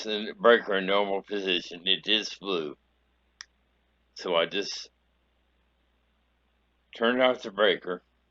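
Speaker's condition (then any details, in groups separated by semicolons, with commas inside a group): Traumatic brain injury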